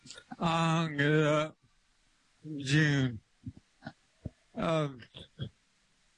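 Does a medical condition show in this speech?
Yes: ALS; limb onset, began right arm, spread to left arm and right leg, diagnosed at Duke.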